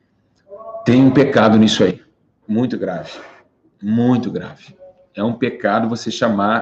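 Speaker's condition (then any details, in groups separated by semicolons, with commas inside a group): No condition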